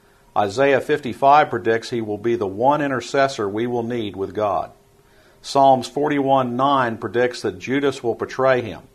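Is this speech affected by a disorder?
No.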